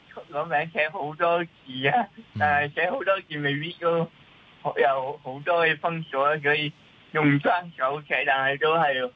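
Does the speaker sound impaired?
Yes: cerebral palsy; hand and hand muscle control somewhat impaired, not very dexterous; mouth muscles affected.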